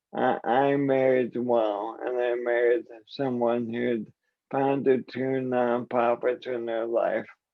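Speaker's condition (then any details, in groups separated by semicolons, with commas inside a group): ALS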